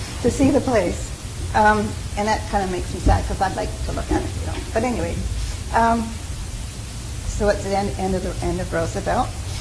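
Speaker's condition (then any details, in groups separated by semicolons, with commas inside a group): No condition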